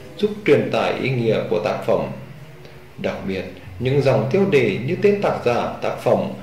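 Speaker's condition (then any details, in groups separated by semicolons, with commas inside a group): No condition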